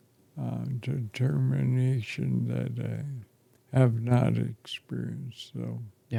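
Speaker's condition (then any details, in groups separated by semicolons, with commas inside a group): ALS; affects chest and throat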